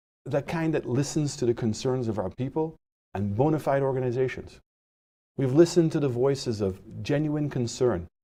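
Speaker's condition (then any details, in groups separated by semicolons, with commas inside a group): No condition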